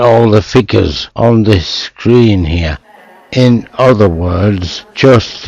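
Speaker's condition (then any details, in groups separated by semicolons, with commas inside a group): Motor neuron disease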